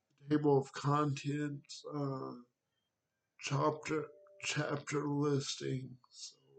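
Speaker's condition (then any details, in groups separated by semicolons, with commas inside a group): Cerebral palsy; wheelchair, needs transfer help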